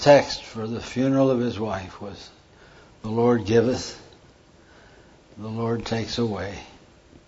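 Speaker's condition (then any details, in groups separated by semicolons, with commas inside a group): Parkinson's; hand tremor during talk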